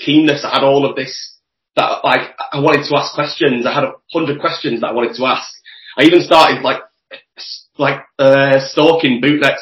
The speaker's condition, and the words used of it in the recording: Stuttering. And I've always been like a really talkative person, so now the words finally come out, it's hard to get me to stop, especially after a coffee.